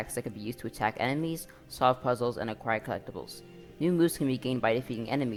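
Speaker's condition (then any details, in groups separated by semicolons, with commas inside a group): No condition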